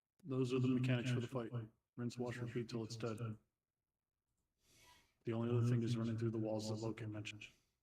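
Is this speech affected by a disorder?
No.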